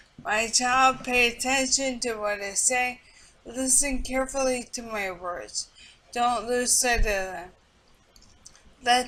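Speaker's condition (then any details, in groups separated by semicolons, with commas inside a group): Multiple sclerosis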